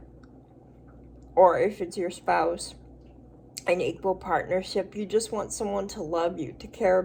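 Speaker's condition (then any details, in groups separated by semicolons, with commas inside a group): Cerebral palsy; speech noticeably atypical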